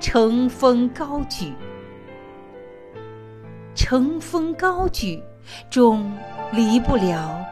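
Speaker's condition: No condition

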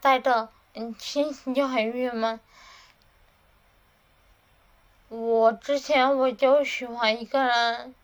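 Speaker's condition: Cerebellar atrophy, hereditary; slurred

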